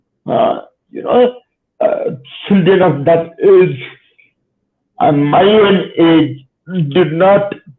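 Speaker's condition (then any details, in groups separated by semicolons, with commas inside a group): Cerebral palsy; spastic type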